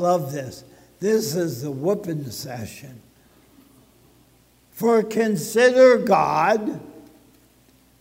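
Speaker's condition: ALS (Lou Gehrig's disease); talks softly to save air

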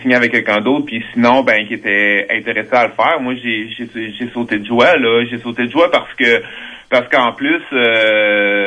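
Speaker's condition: Stuttering; acceptance of stutter an ongoing process; stutter openly disclosed, no longer hidden in media interviews, less stress about it; formerly stressed in media interviews from fear of stuttering; repeated sounds

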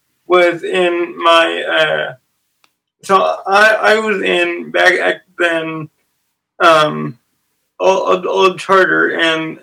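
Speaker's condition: Severe stutter; developmental disability, walked at 27 months, stutter in three family generations, past intense speech therapy; age 21, public speaker, Special Olympics global messenger, long distance runner; still speaks publicly; repeated sounds, prolonged sounds

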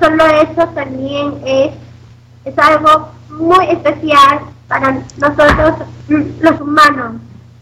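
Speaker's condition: Down syndrome; answers interview questions in full sentences

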